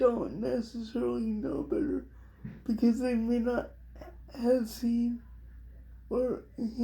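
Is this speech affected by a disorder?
Yes: cerebral palsy; speech somewhat affected.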